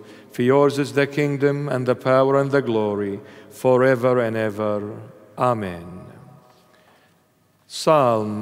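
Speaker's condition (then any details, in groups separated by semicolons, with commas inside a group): No condition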